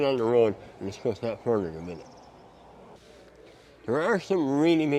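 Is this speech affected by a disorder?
Yes: mouth cancer surgery.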